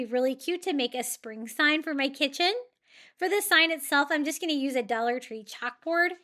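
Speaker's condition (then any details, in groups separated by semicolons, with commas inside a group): No condition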